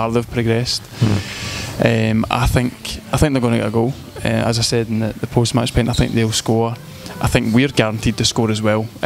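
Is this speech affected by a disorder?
No.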